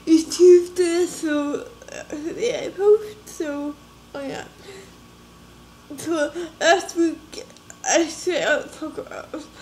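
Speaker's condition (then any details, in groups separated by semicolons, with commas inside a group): Cerebral palsy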